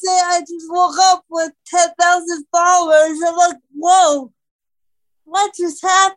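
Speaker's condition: Cerebral palsy; oxygen loss during emergency birth, Albany Medical Center, 2 pounds, diagnosed age 2, wheelchair from 4; 28 years old, about 26 years since diagnosis; some speech difficulty from oxygen loss

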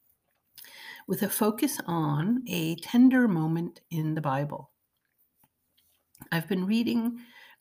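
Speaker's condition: No condition

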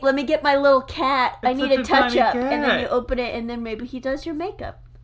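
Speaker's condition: No condition

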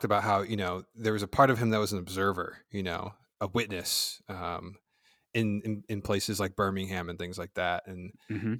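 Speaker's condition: No condition

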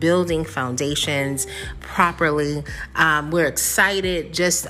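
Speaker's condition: No condition

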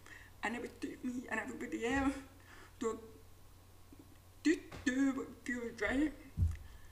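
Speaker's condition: Profound deafness; captions provided for accessibility

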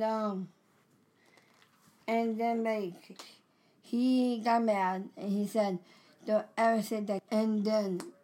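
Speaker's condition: Down syndrome; cannot sit still

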